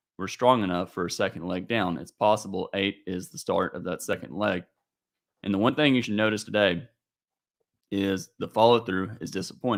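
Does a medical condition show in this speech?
No.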